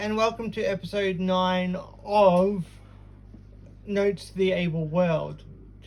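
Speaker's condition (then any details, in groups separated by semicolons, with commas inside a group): Cerebral palsy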